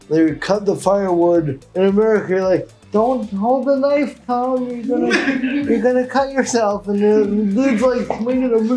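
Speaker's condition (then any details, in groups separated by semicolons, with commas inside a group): Cerebral palsy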